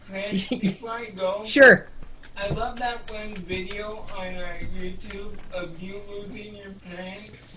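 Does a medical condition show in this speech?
Yes: cerebral palsy.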